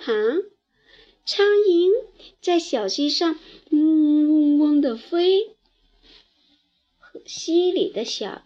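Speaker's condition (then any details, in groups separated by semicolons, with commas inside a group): No condition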